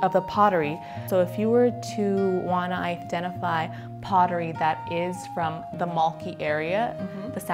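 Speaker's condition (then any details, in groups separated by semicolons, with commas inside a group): No condition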